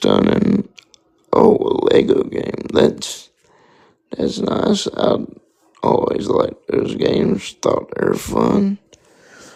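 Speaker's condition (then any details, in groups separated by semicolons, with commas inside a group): Spastic quadriplegic cerebral palsy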